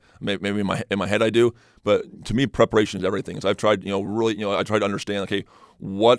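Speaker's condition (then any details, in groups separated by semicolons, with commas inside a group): Stutter; stutter first noticed in high school, magnified on mission while learning Spanish; past speech therapists helped a little, detailed preparation learned from coach Lewis at Lone Peak; trips over words, can't get words out off the cuff, less when prepared, confident; repeated sounds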